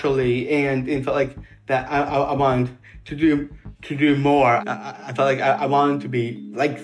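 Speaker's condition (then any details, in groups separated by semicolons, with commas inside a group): Down syndrome; genetic, third copy of chromosome 21, slower learning and work pace, prefers routine, avoids driving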